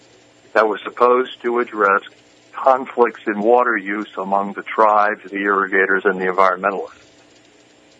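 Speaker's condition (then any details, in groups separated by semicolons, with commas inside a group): No condition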